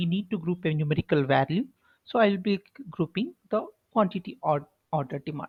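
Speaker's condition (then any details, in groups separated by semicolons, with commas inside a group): No condition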